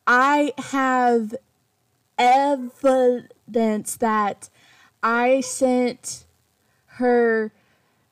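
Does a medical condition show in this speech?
Yes: stuttering; stutter since childhood, speech therapy from kindergarten to seventh grade, speech therapist gave up then; sometimes barely able to speak, word blocks, throat feels closing before groups, crying worsens stutter; here prolonged sounds, blocks.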